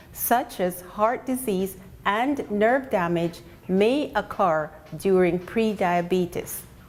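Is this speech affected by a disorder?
No.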